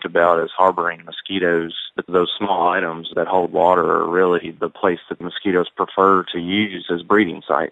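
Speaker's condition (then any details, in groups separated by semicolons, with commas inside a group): No condition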